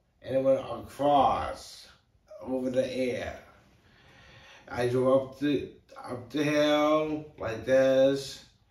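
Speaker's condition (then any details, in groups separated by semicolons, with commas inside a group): Brain injury; tongue cut off at age 5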